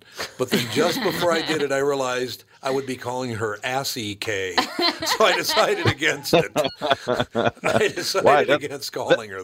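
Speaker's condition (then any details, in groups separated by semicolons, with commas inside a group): No condition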